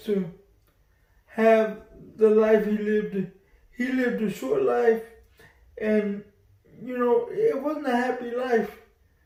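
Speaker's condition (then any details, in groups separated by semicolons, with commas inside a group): Cerebral palsy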